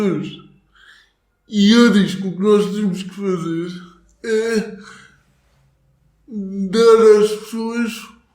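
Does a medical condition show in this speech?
Yes: cerebral palsy; atypical speech, weekly speech therapy in childhood.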